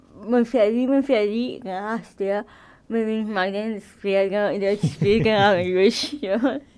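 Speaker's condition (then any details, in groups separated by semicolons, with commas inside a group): Cerebral palsy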